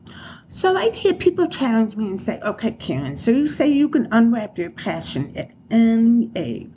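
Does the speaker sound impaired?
Yes: profound deafness, acquired, profound.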